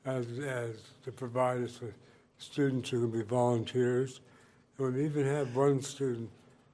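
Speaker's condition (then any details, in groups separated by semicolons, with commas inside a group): Parkinson's disease; about 8 years in Southwest Parkinson's Fitness Program, boxing-type training at Snap Fitness, rigorous exercise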